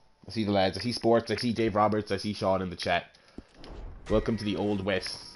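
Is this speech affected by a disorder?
No.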